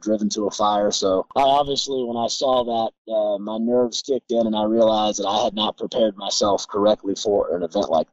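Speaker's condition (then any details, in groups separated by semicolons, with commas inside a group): No condition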